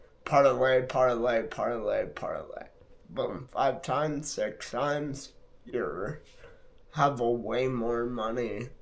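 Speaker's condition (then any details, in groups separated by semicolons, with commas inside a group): Multiple sclerosis; affects hands and left arm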